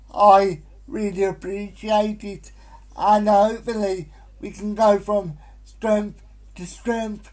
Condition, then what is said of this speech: Cerebral palsy. And sometimes, as you guys might have noticed by looking at the podcast, I do tend to stutter a lot.